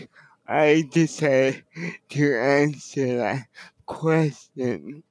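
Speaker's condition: Cerebral palsy; wheelchair user

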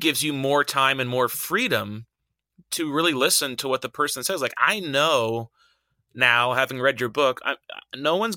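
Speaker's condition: No condition

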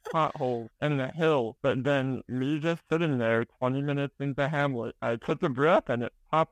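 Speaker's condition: Spinal muscular atrophy

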